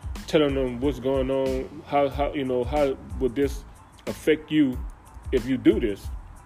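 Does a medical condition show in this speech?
No.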